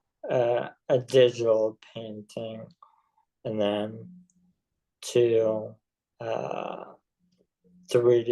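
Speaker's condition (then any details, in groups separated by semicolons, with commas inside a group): ALS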